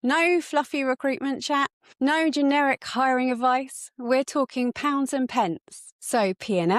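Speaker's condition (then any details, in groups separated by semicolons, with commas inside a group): No condition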